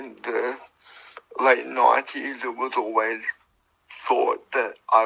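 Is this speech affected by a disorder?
Yes: cerebral palsy.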